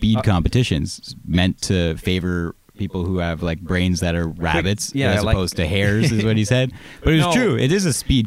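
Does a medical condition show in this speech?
No.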